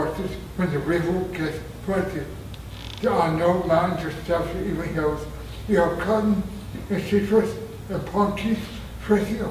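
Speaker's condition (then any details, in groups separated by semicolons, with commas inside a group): Traumatic brain injury; near-fatal injury; survived and recovered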